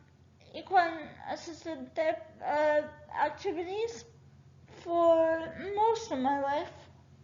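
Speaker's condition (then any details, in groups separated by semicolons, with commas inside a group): Cerebral palsy; affects all four limbs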